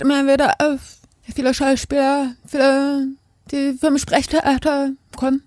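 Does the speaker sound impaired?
Yes: deafness; not born deaf, hearing school, spoken mother tongue, sign language learned later, uses Zupack and Basslet bass devices; lip-reads without interpreter, bilingual in spoken and sign language; speaks aloud, hearing people forget deafness, voice different and louder on stage.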